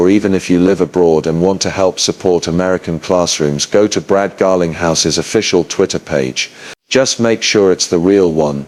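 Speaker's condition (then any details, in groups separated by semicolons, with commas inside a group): No condition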